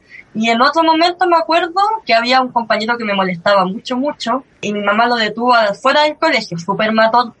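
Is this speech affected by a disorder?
Yes: cleft lip and palate; since early childhood, fissure present in kindergarten.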